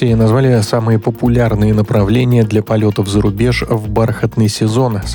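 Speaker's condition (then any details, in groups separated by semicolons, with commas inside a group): No condition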